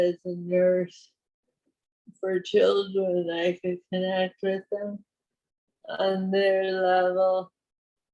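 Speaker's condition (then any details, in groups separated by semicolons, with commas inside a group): Parkinson's; awake brain surgery; voice weaker than before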